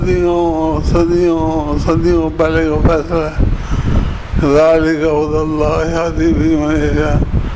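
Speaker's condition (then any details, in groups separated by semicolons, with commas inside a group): Difficulty speaking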